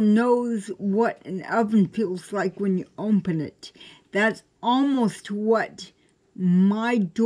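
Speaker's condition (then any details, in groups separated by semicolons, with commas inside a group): Cerebral palsy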